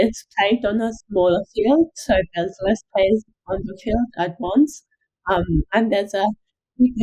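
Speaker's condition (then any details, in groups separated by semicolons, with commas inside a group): Ataxic cerebral palsy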